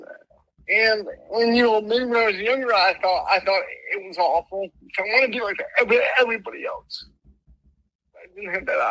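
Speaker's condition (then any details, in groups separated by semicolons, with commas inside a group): Mild cerebral palsy; speech impediment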